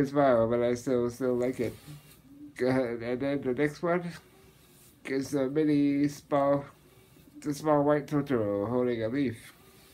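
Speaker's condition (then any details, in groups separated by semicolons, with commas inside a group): Muscular dystrophy, Duchenne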